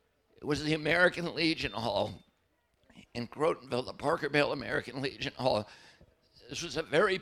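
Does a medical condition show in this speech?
Yes: spasmodic dystonia; apologizes to audience for voice.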